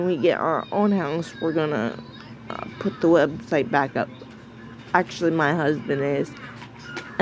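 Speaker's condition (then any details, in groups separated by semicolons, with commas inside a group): Cerebral palsy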